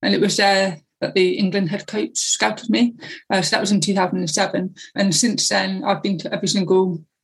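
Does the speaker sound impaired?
Yes: deafness.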